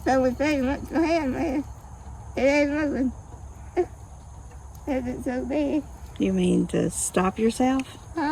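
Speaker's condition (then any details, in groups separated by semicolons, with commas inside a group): Spinal muscular atrophy type 2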